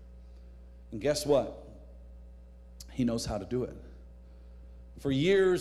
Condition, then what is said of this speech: No condition.